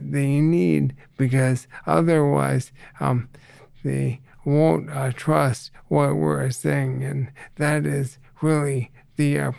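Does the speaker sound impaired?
Yes: ALS; reduced ability to get around.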